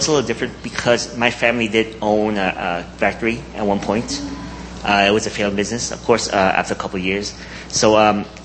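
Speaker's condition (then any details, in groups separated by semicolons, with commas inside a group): Cleft palate; congenital cleft palate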